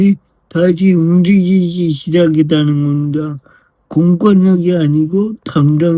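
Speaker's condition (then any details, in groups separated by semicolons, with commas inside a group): Brain lesion disability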